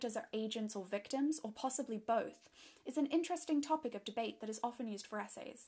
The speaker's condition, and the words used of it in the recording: None; typical speech.